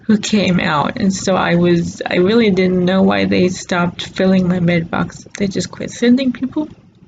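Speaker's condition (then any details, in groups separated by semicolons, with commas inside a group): Cerebral palsy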